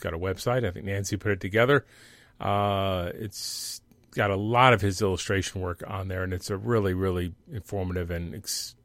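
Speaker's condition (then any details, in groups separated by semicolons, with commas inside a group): No condition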